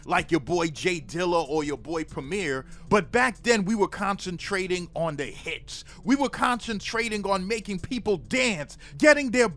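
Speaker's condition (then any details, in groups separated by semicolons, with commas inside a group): No condition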